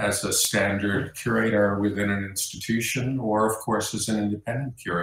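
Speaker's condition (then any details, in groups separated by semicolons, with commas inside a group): No condition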